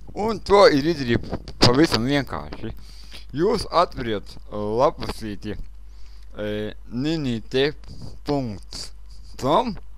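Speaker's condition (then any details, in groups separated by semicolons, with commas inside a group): Cerebral palsy; since birth; speech not very clear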